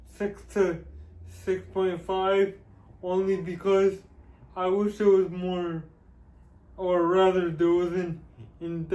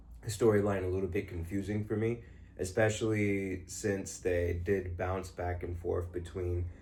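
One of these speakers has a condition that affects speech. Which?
The first: cerebral palsy; with developmental delay.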